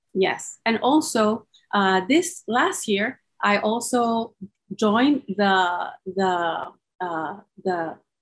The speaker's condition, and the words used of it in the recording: Aphasia. And so in my case, I had a massive double stroke. So it was ischemic and also hemorrhagic. And after that, I have aphasia now.